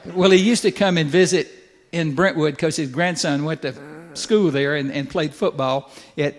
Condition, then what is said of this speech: No condition.